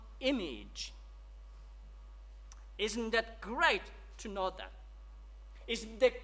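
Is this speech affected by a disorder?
No.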